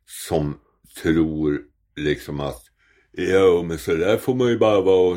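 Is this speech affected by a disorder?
Yes: tongue cancer; constant sore feeling in mouth.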